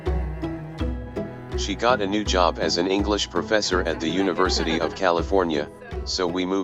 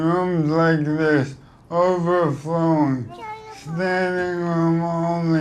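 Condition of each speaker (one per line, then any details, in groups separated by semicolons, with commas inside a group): No condition
ALS; rapidly progressing whole-body paralysis, uses wheelchair; about a year since diagnosis, respiratory function declining, tracheostomy and ventilator discussed; voice fading, less melodious, needs rest, later synthetic voice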